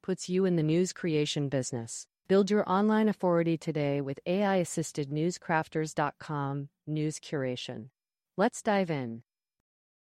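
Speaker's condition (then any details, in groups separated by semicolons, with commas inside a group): No condition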